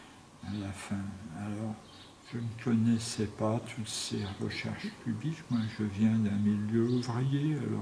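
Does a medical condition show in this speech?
Yes: tongue cancer; tracheostomy after surgery.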